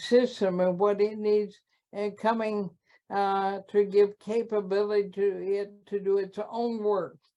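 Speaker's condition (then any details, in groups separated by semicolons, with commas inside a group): ALS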